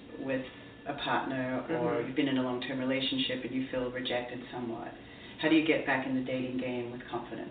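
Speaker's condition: No condition

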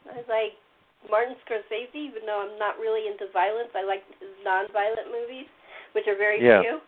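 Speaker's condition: No condition

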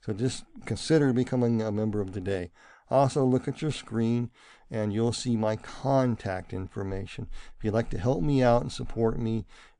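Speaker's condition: Partial cleft palate; congenital

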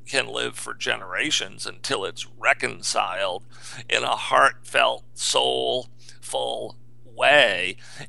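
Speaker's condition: Spasmodic dysphonia; periodic Botox injections into throat as temporary muscle relaxant

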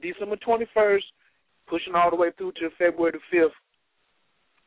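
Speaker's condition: No condition

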